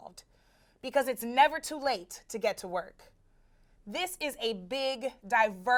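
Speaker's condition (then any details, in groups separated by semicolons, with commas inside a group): No condition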